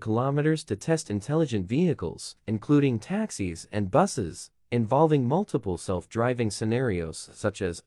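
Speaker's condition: No condition

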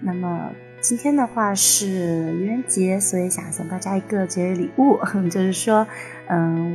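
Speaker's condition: No condition

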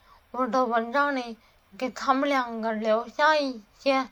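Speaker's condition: Cerebellar atrophy, hereditary; untreatable

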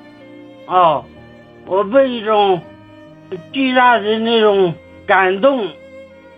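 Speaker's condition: Cerebellar atrophy; onset age 14 to 15, possibly head trauma, nearly paralyzed, cannot care for self, disabled; speech sounds somewhat different from ordinary people

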